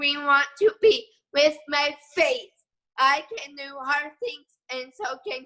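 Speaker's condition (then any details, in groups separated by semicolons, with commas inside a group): Cerebral palsy; hard to talk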